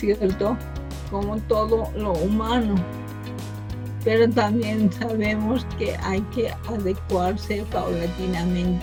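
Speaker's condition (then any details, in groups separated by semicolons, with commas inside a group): Cerebral palsy from birth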